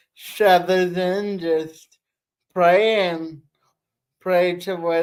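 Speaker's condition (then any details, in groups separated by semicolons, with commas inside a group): Cerebral palsy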